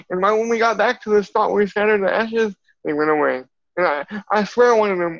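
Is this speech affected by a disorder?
Yes: cerebral palsy; from birth.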